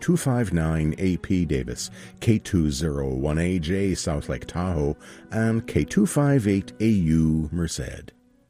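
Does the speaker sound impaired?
No.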